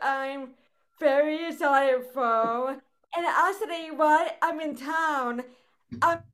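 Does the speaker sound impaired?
Yes: cerebral palsy; electric wheelchair for travel.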